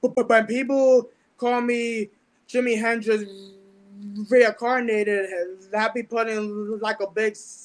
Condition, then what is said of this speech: Stuttering. I have a low little speech impediment had since I was like, I'm 10 years old.